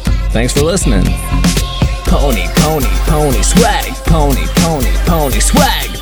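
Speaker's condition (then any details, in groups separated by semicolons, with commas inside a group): No condition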